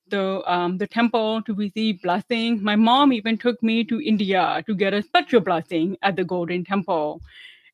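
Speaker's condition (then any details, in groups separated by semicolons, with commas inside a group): Deafness; hearing loss, about 25 years passing as hearing; uses hearing aids and closed captioning, not fluent in sign language; relearned English and speaking, about 10 years of speech therapy, told speaks really well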